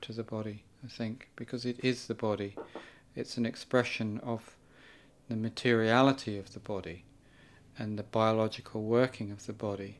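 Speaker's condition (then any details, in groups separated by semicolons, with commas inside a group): No condition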